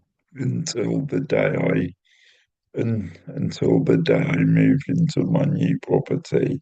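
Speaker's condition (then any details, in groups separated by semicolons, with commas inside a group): Cerebral palsy; intrathecal baclofen pump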